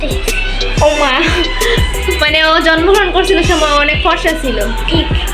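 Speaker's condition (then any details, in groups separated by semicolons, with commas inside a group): No condition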